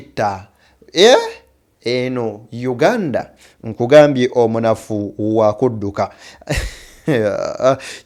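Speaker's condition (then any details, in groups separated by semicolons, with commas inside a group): No condition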